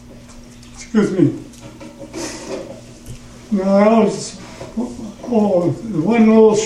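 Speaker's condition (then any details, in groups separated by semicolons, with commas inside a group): Parkinson's; trouble in the throat when speaking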